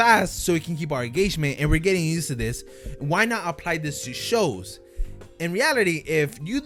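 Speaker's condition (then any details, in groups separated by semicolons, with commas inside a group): No condition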